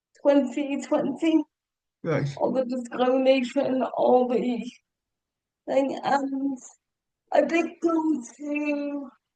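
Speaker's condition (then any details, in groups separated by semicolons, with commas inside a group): Cerebral palsy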